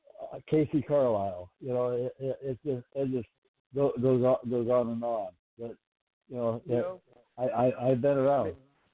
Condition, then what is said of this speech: Stuttering. I with my stuttering background and stuff, I just don't think I could do it